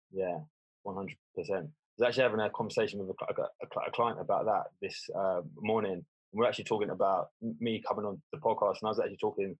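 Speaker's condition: Stammer; stammer since childhood, not caused by fighting per host, past speech therapy; stammer present during podcast, daily struggle, sometimes hard to articulate; avoids certain words, speech speeds up when nervous, hard to say exactly what intended; repeated sounds, repeated words

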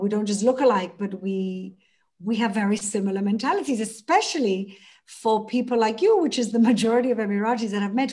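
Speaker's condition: No condition

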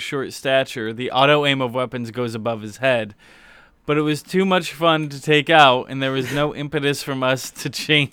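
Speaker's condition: No condition

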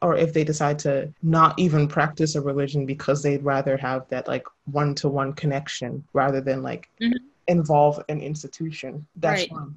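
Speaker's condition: No condition

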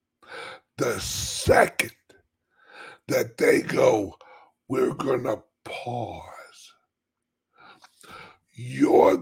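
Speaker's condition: Chronic voice problem; stiff voice box

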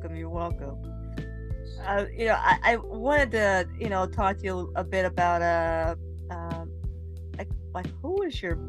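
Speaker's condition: Stuttering; stuttering speech impediment, selective mutism; stammers a little at times; repeated sounds, repeated words

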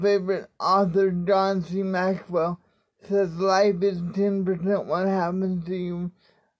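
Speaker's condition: Cerebral palsy, spastic quadriplegic; voice tight especially when excited, slower speech, effortful speaking drenches back with sweat, tongue muscle affected

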